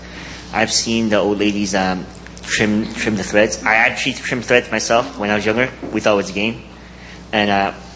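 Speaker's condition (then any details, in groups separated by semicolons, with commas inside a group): Cleft palate; congenital cleft palate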